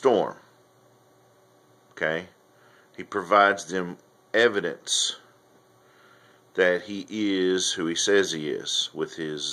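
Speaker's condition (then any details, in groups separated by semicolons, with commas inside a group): No condition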